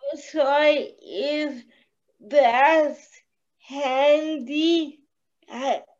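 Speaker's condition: Cerebral palsy

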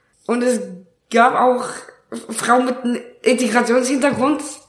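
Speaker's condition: Down syndrome; trisomy 21, extra copy of chromosome 21, present from birth, now 20 years old

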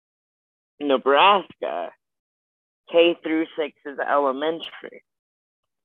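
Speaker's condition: Spastic quadriplegic cerebral palsy; brain-body communication misfire, uses wheelchair, not paralysis, full body sensation; age 27

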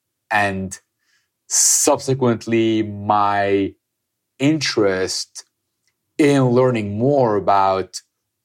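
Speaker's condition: Stutter; stutter since early childhood, disfluency noticed by mother by age two, severe growing up; still stutters, past McGuire program speech therapy with breathing technique, mall exercise talking to hundred strangers; audible stutter, part-word repetitions, worse when anxious, stutters in six languages; blocks

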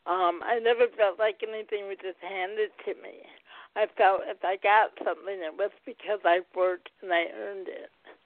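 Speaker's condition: Cerebral palsy, mild

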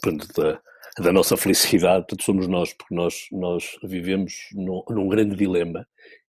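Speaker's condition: Stuttering; lifelong stutter since childhood, speech therapy about 30 years ago, techniques still used when needed; stuttering more while discussing stuttering; worse discussing it, with people waiting, time pressure, varies daily, certain words, syllables, word substitution, poor diction; repeated sounds, repeated words

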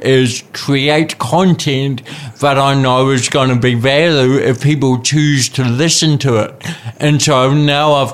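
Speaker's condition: Cerebral palsy; speech different

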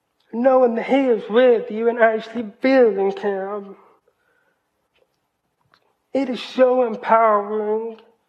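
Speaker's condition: Hearing loss, cochlear implant; hears about 80% with cochlear implant

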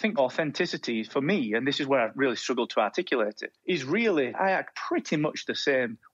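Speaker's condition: No condition

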